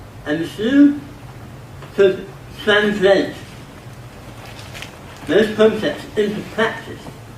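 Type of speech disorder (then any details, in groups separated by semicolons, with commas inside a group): Dysarthria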